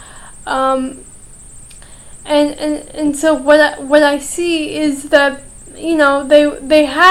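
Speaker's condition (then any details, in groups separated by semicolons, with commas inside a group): Cerebral palsy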